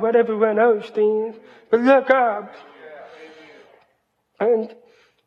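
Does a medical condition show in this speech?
Yes: hearing loss, cochlear implant; doctors predicted poor speech at age 5, parents pushed speaking over sign language.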